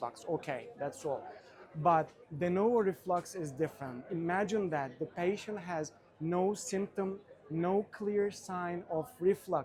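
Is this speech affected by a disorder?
No.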